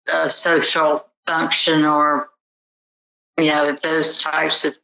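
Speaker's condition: Tardive dyskinesia; onset 10+ years ago, progressive, arm and leg flailing, falls, balance issues, moderately severe to severe; on proper medication from neurologist, tongue flickers, involuntary jaw movement, uncomfortable feeling under tongue; mild stutter now, formerly severe stutter making speech unintelligible, chewing and swallowing little affected

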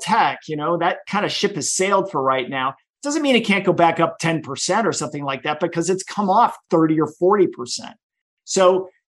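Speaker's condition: No condition

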